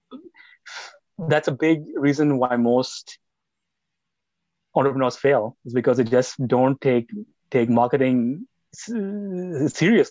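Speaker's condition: Stutter; stutter since age nine, severe until about 25, 10-day slow-speech therapy clinic, once completely fluent; stutter still evident on podcast; pauses, words sometimes stuck, more fluent at slower rate, switches feared words, fluent talking to self; repeated words, prolonged sounds

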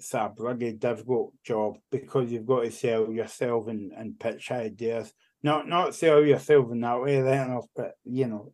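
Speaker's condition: Cerebral palsy; walks and talks now

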